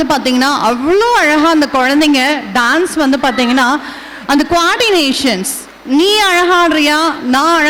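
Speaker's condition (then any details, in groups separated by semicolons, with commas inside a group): No condition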